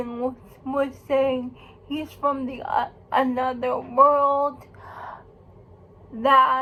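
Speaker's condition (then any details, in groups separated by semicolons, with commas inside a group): Cerebral palsy; uses wheelchair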